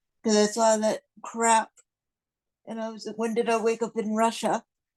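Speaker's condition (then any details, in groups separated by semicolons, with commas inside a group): Cerebral palsy; non-progressive, will not improve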